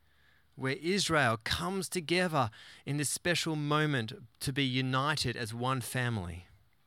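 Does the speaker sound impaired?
No.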